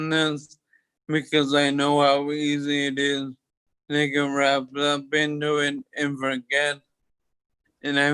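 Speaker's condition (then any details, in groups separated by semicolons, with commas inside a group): Toxic leukoencephalopathy, locked-in syndrome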